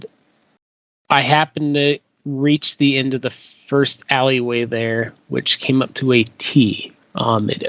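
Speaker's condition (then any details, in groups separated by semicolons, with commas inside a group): No condition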